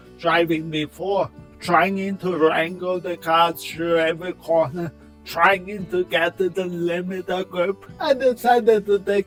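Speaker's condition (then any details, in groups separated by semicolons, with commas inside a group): Cerebral palsy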